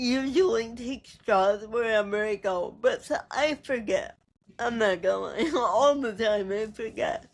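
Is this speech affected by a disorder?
Yes: cerebral palsy.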